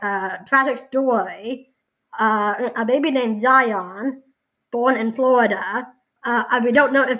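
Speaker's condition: Down syndrome

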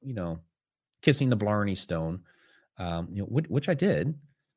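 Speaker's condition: No condition

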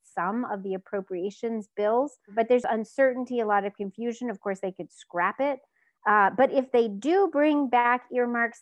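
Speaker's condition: No condition

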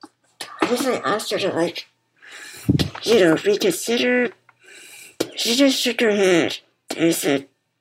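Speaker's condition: Muscular dystrophy; diagnosed as toddler, uses wheelchair; wears bipap machine to help breathe, relies on others for most daily activities; bipap machine audible throughout conversation

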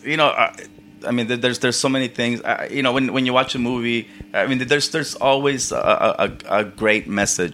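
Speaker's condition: Stuttering; stutters at times, apologises and laughs at self to reset, stutter then goes away; repeated sounds, repeated words

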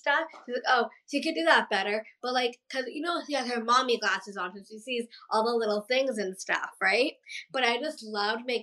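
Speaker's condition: Down syndrome; past speech therapy

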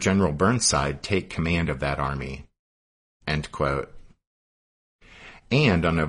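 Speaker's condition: No condition

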